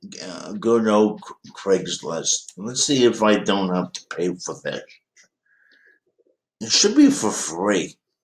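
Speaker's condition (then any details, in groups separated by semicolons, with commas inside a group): Cerebral palsy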